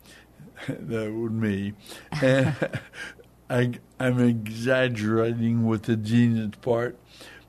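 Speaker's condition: Hemorrhagic stroke, hemorrhagic, basal ganglia

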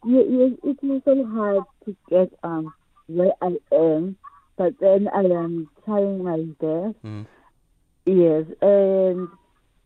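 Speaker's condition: Cerebral palsy; surfs with helper pushing into wave, rides wave to end

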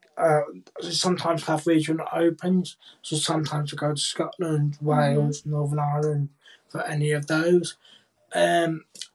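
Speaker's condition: Cerebral palsy, profound hearing loss; speaks clearly and well

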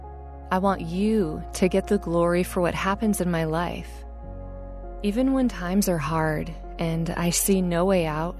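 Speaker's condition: No condition

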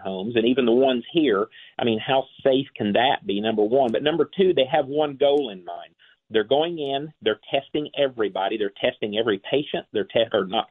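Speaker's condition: No condition

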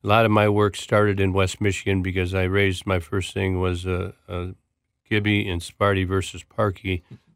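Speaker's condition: Parkinson's disease; four years since diagnosis, movement specialist, speech therapy, Big and Loud therapy for movement, posture, voice

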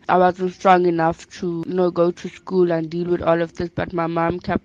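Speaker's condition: Bilateral sensorineural hearing loss; speech never fully clear, long-term speech therapy to maintain speech

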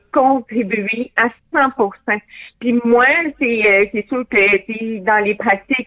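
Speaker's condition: Hearing loss with cochlear implant; born deaf, total silence when implant removed in water

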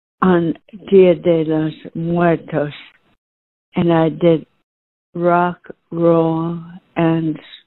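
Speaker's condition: ALS, genetic; about 3 years since diagnosis, still dancing in advanced classes, getting harder

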